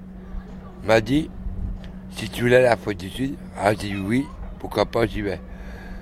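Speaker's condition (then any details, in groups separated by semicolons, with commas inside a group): Throat cancer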